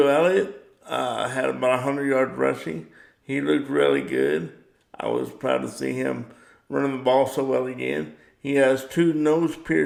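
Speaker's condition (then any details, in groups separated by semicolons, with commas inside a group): Cerebral palsy; power wheelchair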